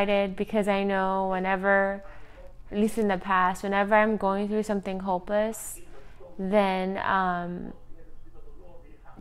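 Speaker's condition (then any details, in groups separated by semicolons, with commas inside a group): No condition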